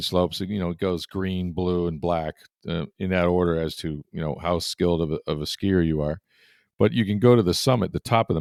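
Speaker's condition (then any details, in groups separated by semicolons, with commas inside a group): No condition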